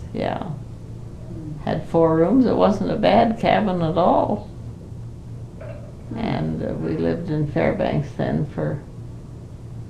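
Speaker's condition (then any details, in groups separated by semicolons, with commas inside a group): Parkinson's disease; Parkinson's for 5 years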